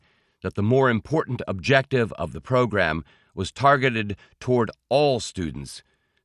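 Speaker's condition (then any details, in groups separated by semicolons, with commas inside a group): No condition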